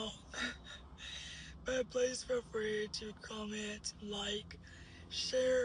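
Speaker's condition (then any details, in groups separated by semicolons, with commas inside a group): Cerebral palsy; uses a wheelchair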